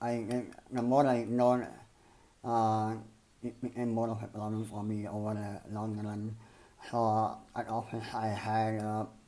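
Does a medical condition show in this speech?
Yes: cleft palate and lip; congenital cleft lip and palate, repeated speech-improving surgeries.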